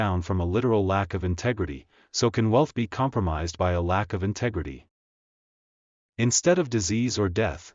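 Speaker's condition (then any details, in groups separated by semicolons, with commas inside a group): No condition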